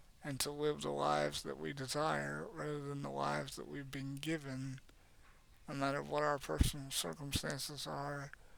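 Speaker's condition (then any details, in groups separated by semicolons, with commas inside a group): Cerebral palsy; has had speech therapy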